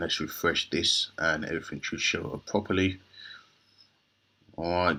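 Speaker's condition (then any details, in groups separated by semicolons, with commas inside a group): No condition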